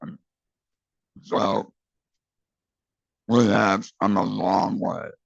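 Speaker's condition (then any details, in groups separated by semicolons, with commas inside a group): Base of tongue cancer; about 32 years since diagnosis, stage three tumor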